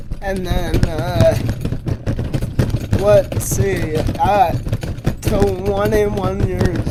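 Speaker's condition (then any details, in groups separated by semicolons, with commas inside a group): Multiple sclerosis; affects hands and left arm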